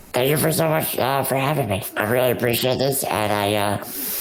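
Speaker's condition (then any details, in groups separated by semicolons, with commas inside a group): Rare muscular dystrophy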